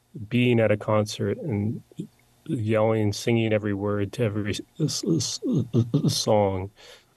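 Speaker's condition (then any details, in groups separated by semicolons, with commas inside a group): Stutter; long hidden; still stutters, no cure; blocking, no stuttering when singing; repeated sounds, prolonged sounds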